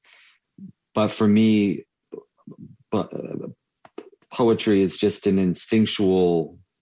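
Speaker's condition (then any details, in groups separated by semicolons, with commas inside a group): Stuttering; stuttering since childhood; blocks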